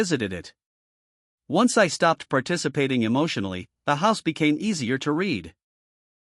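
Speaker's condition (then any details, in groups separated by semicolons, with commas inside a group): No condition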